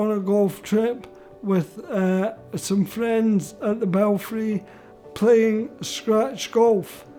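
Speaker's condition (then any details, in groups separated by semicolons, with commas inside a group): Motor neurone disease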